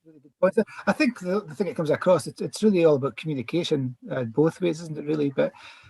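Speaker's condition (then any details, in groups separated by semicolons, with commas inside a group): No condition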